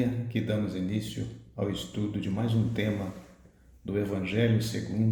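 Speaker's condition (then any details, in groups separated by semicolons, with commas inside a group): No condition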